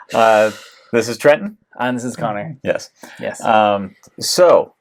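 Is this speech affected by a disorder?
No.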